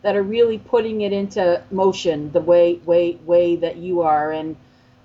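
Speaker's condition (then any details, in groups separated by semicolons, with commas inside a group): No condition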